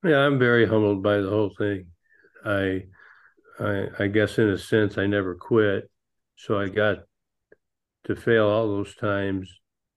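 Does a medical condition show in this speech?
Yes: Parkinson's disease; ping pong, pool, pickleball, bowling as activities to help with Parkinson's.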